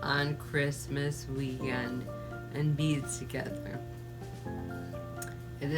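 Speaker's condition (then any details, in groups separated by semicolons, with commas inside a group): ALS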